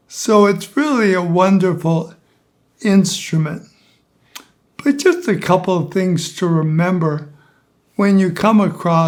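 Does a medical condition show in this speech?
Yes: ALS.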